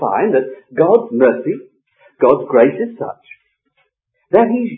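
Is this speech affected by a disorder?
No.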